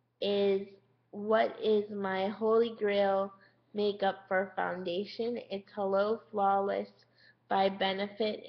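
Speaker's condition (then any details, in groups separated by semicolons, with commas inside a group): Cerebral palsy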